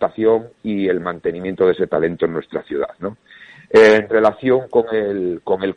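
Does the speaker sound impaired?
No.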